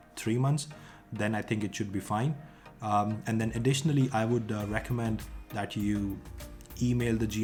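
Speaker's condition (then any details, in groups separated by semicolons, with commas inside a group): No condition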